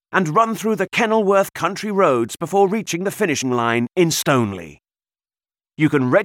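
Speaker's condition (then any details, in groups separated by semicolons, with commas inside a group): No condition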